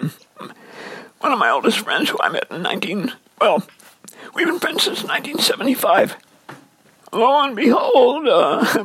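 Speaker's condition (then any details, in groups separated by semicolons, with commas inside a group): Dysphonia; sometimes squeaky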